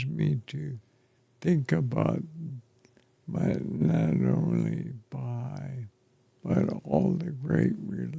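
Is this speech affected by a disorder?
Yes: ALS; affects chest and throat.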